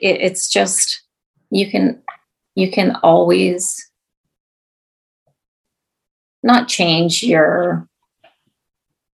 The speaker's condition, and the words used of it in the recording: Aphasia. And although my speech, I think, is fine, better now, I still can't write.